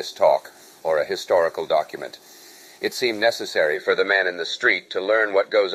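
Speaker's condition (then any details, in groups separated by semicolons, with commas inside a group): No condition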